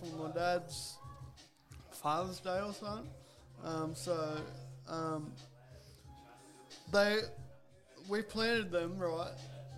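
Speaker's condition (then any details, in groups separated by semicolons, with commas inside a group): Cerebral palsy; from birth, back operation at age 5 severing nerves to reduce spasms, hands, legs, 11 hours; good strength and control; deep voice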